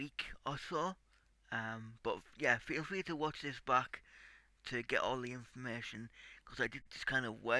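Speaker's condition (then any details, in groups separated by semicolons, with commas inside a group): Cerebral palsy; tight muscles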